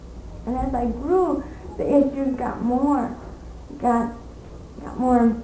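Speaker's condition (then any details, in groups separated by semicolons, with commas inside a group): Cerebral palsy; speaks fluently with few pauses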